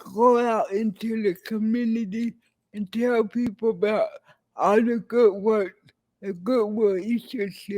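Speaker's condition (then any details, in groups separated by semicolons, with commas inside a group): Cerebral palsy; speech impairment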